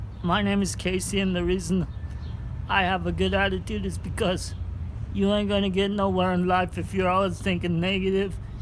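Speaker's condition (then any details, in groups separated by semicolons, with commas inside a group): Cerebral palsy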